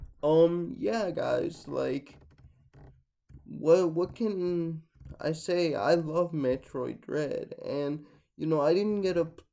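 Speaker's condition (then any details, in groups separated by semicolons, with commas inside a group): Cerebral palsy, mixed, mild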